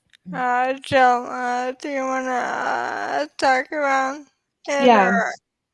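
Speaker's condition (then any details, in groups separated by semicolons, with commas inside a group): ALS; diagnosed in early 30s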